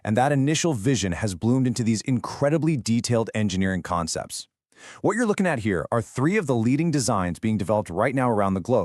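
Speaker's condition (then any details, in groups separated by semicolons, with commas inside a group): No condition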